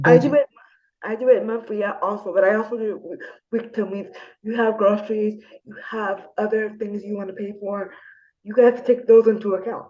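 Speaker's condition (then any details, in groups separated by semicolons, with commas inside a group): Spastic diplegia cerebral palsy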